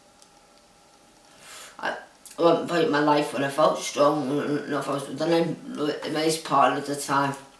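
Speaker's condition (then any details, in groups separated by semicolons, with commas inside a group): Huntington's disease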